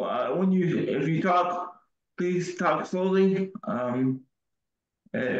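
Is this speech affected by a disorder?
Yes: cerebral palsy, severe; wheelchair user.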